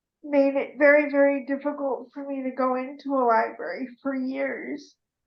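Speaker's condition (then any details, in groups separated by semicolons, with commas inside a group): Cerebral palsy; arm spasms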